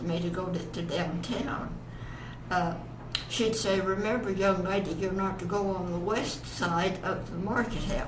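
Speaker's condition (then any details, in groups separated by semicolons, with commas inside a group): Parkinson's; onset many years earlier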